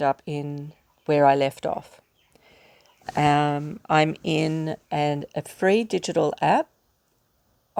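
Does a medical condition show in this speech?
No.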